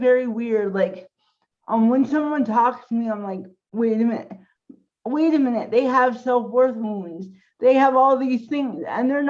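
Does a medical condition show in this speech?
Yes: cerebral palsy.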